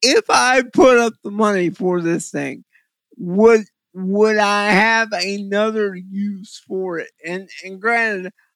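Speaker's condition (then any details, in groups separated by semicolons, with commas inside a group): Cerebral palsy; eyes weird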